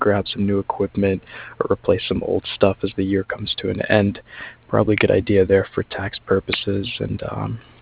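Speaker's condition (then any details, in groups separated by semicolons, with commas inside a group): No condition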